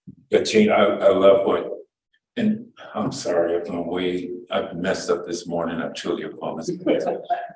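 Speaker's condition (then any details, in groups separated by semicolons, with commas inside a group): No condition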